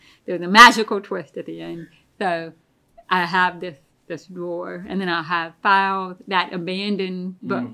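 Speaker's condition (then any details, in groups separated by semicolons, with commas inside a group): Deafness; relies on hearing aids and lip reading, pretty bad tinnitus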